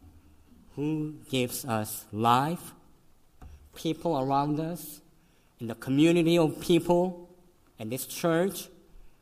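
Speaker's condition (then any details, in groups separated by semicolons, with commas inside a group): Cleft lip and palate; congenital, severe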